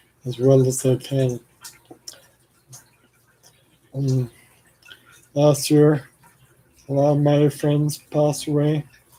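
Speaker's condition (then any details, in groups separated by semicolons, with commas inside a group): ALS; arms, neck and throat affected; 4 years since diagnosis, 14 years since symptom onset; increasing slurring, saliva and phlegm buildup, frequent swallowing, tired voice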